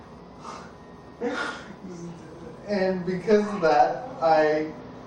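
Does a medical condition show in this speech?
Yes: ataxia; undiagnosed form, affects gait and balance; progressing, cycling to slow weakness; began stammering or slurring words.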